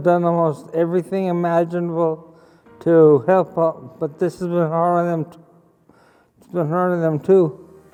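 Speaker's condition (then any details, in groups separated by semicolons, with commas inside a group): Traumatic brain injury; hit by car on motorcycle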